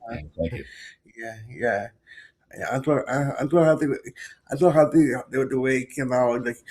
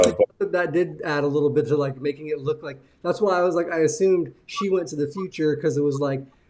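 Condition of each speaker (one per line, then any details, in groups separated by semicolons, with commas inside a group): Cerebral palsy; present from birth, muscles do not work properly
No condition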